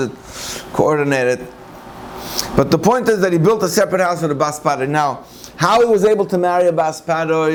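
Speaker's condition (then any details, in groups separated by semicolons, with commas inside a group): No condition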